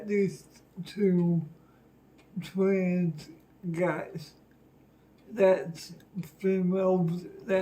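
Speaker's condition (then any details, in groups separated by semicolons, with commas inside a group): Cerebral palsy; uses wheelchair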